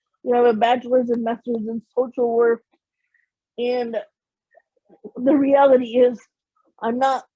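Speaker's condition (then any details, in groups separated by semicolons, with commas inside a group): Cerebral palsy; premature birth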